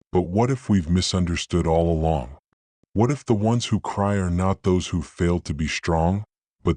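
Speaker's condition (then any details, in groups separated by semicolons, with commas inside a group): No condition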